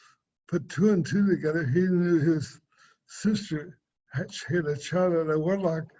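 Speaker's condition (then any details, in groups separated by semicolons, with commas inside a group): Cerebral palsy; affects speech and swallowing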